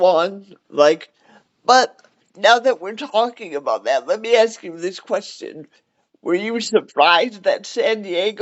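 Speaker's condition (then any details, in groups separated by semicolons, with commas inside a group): Cerebral palsy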